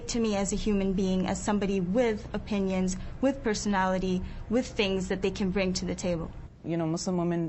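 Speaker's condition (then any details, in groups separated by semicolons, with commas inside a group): No condition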